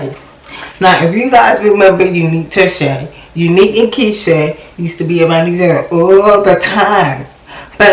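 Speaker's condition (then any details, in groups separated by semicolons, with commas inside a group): Cerebral palsy; from birth, left leg affected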